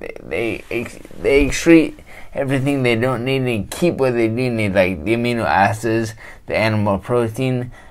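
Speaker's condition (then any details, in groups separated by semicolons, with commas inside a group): Traumatic brain injury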